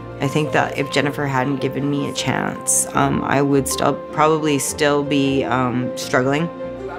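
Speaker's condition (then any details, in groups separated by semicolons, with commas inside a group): No condition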